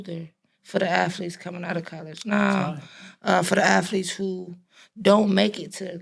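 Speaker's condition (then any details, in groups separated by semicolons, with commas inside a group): No condition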